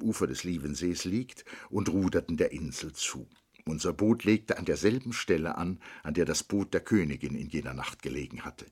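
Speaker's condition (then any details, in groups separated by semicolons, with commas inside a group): No condition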